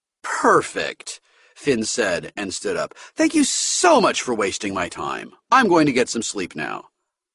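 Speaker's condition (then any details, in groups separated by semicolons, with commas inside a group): No condition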